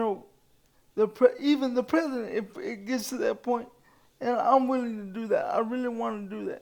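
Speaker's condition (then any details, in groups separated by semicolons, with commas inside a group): Cerebral palsy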